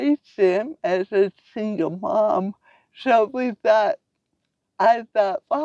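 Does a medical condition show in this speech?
Yes: cerebral palsy; from birth.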